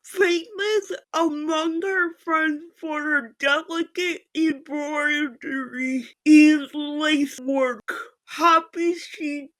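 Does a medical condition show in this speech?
Yes: physical speech impairment.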